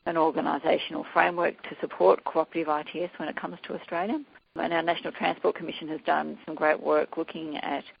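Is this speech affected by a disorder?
No.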